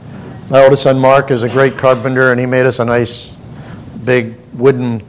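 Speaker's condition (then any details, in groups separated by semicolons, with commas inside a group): No condition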